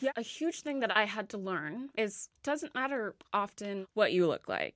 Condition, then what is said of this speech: No condition.